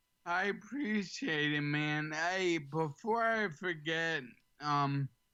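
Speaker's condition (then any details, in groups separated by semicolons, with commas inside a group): ALS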